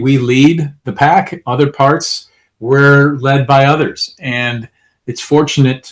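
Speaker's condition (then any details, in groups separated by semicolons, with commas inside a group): No condition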